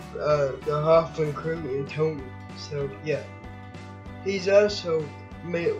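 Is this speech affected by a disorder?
Yes: cerebral palsy.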